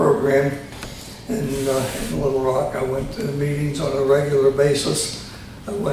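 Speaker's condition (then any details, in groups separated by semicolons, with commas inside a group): Tongue cancer surgery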